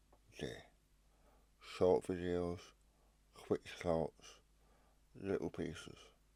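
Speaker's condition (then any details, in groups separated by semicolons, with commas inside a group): Stage 4 tongue cancer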